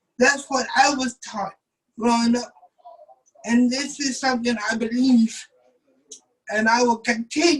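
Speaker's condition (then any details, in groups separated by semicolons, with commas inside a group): Cerebral palsy; 27 years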